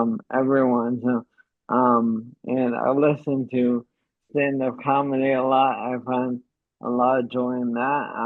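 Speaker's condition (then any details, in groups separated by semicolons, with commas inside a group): ALS; uses pre-recorded voice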